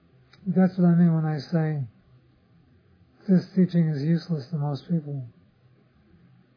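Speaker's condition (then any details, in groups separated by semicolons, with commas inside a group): Parkinson's disease; others offer remedies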